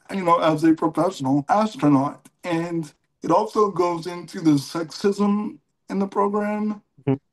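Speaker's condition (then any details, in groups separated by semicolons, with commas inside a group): Cerebral palsy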